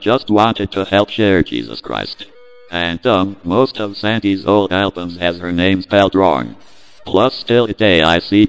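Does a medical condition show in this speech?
Yes: cerebral palsy; speech impediment, own speech hard to understand, uses speech synthesizers, deck talk programmed to sing.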